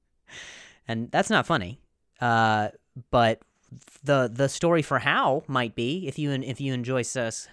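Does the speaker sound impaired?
Yes: stutter; high cracky voice in middle school, placed with altos in choir; stutters sometimes, abbreviates words, less stuttering when comfortable, stutters most around uncomfortable family; here repeated sounds.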